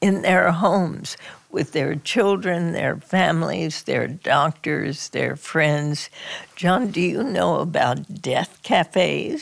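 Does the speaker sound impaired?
Yes: spasmodic dysphonia; diagnosis took six years, made at Johns Hopkins by neurologist and otolaryngologist, basal ganglia signal fault; strange, strangled-sounding voice, vocal cords crunch down unnaturally.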